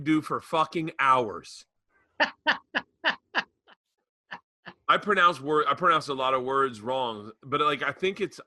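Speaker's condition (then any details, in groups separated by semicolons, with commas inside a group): No condition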